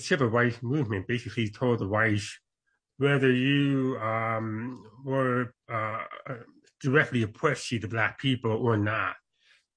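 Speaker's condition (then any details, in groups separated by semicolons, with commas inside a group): Deafness, congenital; deaf accent, tries to speak as clearly as possible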